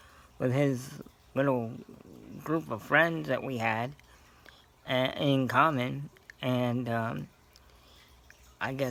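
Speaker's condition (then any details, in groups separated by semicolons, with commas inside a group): Cerebral palsy; scoliosis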